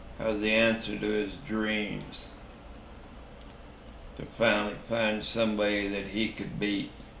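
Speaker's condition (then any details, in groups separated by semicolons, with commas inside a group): Traumatic brain injury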